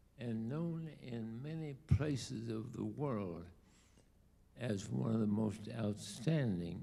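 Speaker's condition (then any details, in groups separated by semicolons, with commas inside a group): ALS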